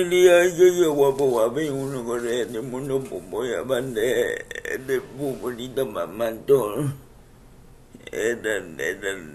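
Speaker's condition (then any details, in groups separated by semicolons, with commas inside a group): Cerebral palsy; uses wheelchair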